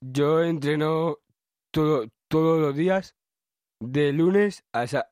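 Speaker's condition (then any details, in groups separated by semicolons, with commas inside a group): Down syndrome; 21 years old, born in cáceres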